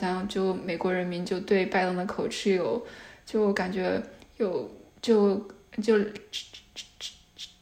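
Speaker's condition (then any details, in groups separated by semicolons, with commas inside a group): Stuttering; noticed in high school English class on br- of British, possible unnoticed childhood stutter, then more words; frequent repetitions of initial syllables and sounds, fillers; repeated sounds, prolonged sounds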